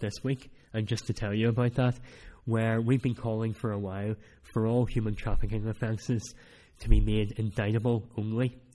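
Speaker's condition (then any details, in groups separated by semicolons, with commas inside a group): Cleft palate; speech not that clear at times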